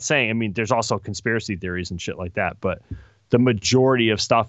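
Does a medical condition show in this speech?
No.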